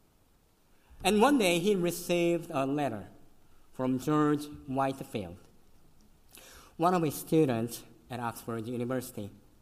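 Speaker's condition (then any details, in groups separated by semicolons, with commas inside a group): Cleft lip and palate, severe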